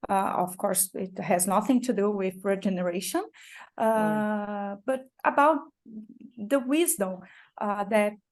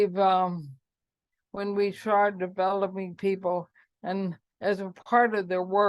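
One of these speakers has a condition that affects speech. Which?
The second: ALS; cannot walk, advanced; short of breath, losing speech, trouble eating and swallowing.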